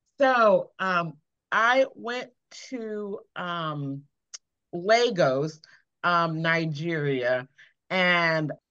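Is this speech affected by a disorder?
Yes: aphasia after stroke; trouble with mental arithmetic, walking difficulty after stroke; fluent with frequent 'you know' fillers, restarts, trailing unfinished sentences.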